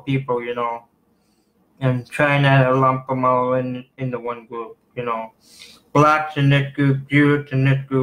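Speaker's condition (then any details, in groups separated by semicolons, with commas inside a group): Cerebral palsy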